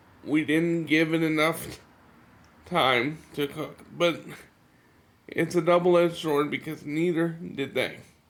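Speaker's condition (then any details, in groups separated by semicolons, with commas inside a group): Cerebral palsy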